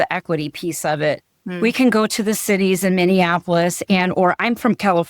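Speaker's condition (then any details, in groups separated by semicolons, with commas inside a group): No condition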